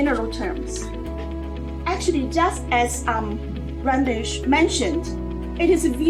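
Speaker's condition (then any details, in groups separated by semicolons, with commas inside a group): No condition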